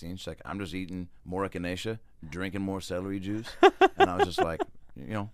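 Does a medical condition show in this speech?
No.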